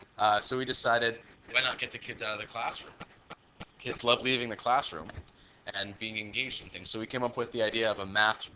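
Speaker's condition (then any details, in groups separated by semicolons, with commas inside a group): No condition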